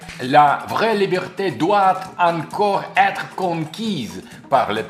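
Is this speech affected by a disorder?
No.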